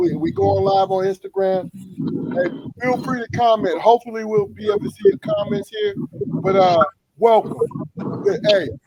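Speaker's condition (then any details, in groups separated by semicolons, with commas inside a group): No condition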